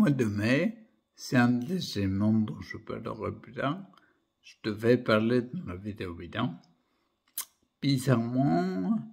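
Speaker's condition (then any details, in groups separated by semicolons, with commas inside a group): Primary progressive multiple sclerosis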